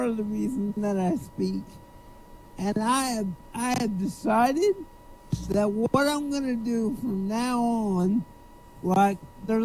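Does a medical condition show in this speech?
Yes: cerebral palsy; spasticity, not paralyzed, wheelchair user.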